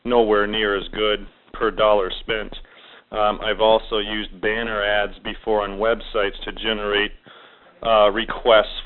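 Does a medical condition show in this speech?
No.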